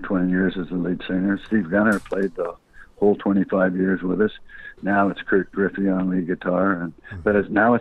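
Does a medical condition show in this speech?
Yes: Parkinson's disease.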